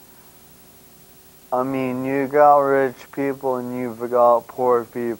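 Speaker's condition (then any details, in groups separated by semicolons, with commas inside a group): Brain injury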